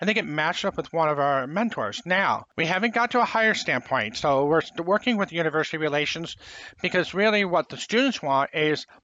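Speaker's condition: Profound hearing loss; congenital profound hearing loss, about 80% in one ear, 90% in other, late detection; late language development, learned to talk

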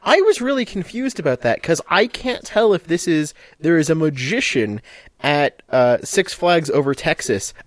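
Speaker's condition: No condition

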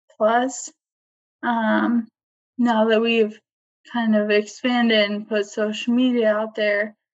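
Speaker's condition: ALS, limb onset; voice banking

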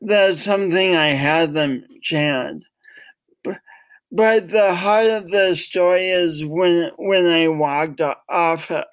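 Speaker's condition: Cerebral palsy; affects voice, speech impediment

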